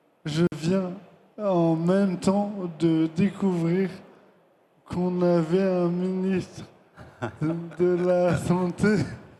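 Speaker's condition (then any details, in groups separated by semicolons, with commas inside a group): ALS (maladie de Charcot); aggressive progression; speech much slower than a year ago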